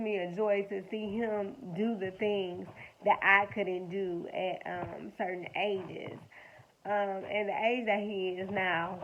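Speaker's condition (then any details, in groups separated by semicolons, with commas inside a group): Cerebral palsy; affects mobility, cannot jump or run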